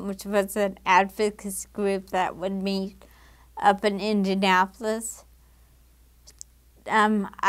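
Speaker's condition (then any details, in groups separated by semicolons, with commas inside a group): Damaged diaphragm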